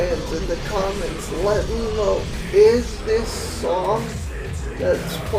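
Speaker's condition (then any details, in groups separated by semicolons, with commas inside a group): Cerebral palsy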